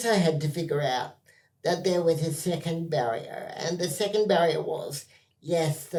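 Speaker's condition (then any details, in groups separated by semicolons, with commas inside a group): Cerebral palsy spastic quadriplegia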